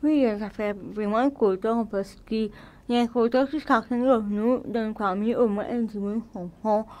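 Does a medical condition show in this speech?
Yes: cerebral palsy.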